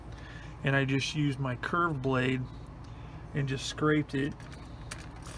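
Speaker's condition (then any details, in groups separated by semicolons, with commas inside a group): No condition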